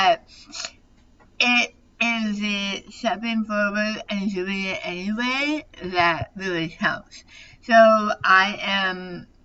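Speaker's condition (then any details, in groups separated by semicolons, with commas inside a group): Tongue cancer surgery; over half of tongue removed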